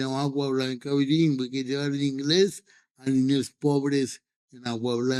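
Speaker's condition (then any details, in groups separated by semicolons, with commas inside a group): Cerebral palsy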